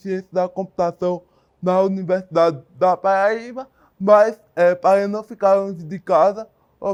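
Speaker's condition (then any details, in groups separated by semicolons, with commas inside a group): Cerebral palsy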